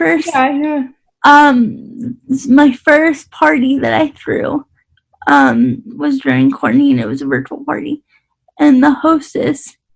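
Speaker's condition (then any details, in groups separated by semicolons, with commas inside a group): Cerebral palsy; quadriplegic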